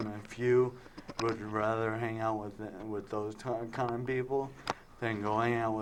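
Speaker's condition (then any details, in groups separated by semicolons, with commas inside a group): Traumatic brain injury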